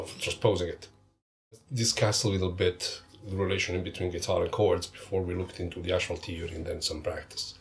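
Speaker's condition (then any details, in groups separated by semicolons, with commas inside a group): No condition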